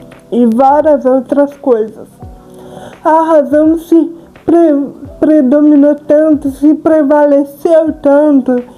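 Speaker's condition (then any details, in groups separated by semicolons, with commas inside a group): Cerebral palsy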